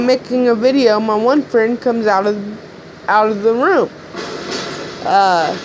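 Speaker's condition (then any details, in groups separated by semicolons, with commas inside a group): Cerebral palsy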